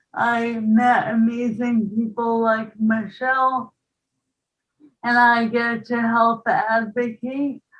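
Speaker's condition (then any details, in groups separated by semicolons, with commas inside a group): ALS, bulbar onset; onset two years ago, diagnosed one year ago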